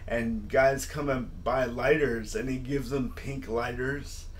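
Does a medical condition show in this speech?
Yes: cerebral palsy; present since birth; lifelong atypical speech.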